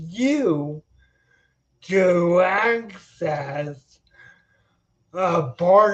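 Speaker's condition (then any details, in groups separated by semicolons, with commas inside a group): Spinocerebellar ataxia; slightly staccato speech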